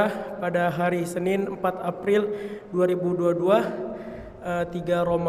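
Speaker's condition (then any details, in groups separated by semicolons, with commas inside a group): No condition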